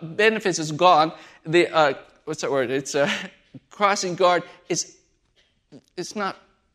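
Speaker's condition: Aphasia after stroke; massive stroke, adult onset, one week comatose, numb hand, aphasia affecting talking, reading, writing, singing; could not talk, read or write at first, friend helped with talking, hard to memorize, halting telegraphic sentences

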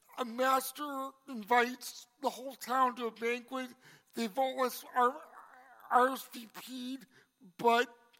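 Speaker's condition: Cerebral palsy; congenital

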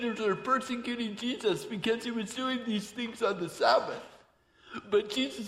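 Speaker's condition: Torsion dystonia; rare torsion dystonia

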